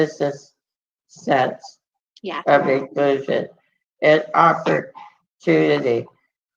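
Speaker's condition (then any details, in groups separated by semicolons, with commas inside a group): Muscular dystrophy; multiple surgeries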